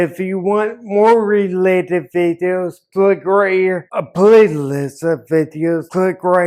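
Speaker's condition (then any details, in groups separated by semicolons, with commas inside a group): Ataxia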